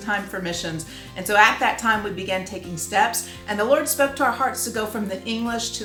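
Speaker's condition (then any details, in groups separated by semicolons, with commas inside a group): No condition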